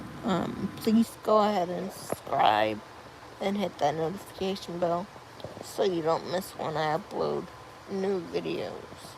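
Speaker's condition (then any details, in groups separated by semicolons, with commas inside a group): Cerebral palsy; able to speak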